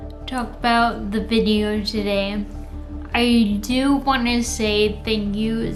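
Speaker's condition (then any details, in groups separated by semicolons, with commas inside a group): Friedreich's ataxia; neurological disorder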